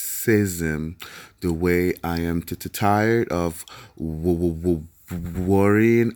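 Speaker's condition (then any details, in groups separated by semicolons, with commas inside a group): Stuttering; stuttering since childhood, onset in Jamaican countryside; stuttered joke once misheard by listener as something ugly; repeated sounds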